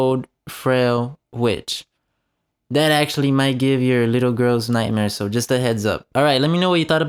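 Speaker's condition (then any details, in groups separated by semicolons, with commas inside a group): No condition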